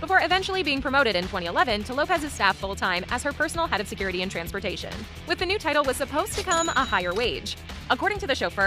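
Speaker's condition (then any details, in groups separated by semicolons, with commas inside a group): No condition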